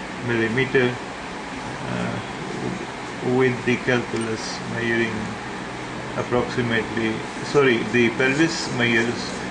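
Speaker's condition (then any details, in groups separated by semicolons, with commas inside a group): No condition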